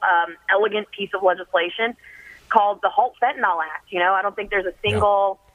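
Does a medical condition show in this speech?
No.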